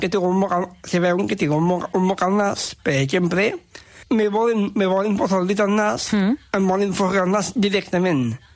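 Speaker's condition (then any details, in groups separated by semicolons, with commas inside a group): Down syndrome; extra chromosome; very talkative, asks not to be corrected on how he says things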